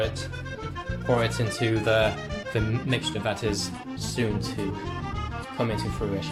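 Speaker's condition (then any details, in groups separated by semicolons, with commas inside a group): No condition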